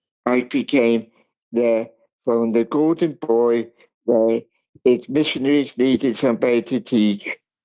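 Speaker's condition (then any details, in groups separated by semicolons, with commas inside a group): Cerebral palsy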